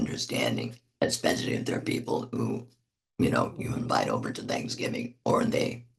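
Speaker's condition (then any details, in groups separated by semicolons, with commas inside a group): Laryngectomy; voice box removed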